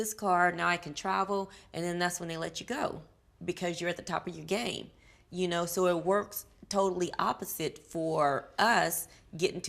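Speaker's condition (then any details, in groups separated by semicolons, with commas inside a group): No condition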